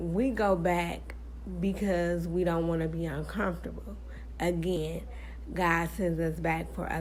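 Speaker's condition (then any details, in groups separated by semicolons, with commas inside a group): Cerebral palsy, spastic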